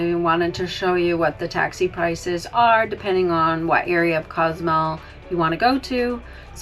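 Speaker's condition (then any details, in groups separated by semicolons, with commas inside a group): No condition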